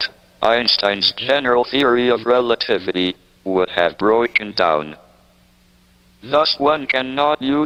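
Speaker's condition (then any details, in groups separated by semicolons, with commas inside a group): ALS, speech-generating device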